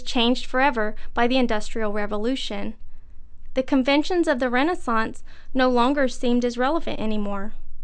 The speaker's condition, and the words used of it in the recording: No condition.